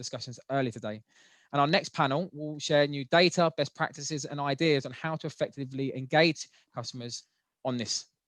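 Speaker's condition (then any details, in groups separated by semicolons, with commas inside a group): No condition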